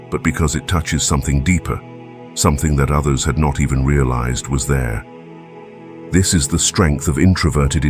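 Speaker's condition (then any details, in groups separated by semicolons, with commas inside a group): No condition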